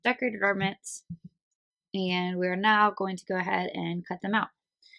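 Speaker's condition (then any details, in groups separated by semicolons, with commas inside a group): No condition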